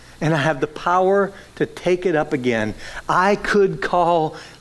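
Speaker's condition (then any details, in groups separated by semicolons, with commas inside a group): No condition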